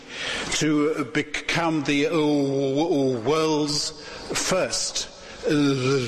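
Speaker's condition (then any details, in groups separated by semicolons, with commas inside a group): Stuttering; severe stuttering; face scrunches up while stuttering, very slow word output, repetitive guttural sounds, content otherwise erudite; blocks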